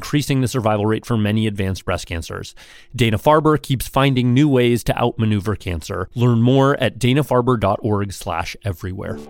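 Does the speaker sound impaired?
No.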